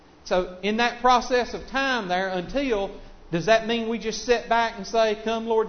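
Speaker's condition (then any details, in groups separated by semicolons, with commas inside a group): No condition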